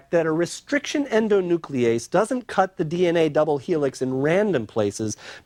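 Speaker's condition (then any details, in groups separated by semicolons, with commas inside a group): No condition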